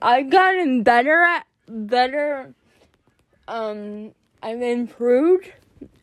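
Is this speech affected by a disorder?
Yes: cerebral palsy; since 7th grade anxiety made talking to people comfortably harder.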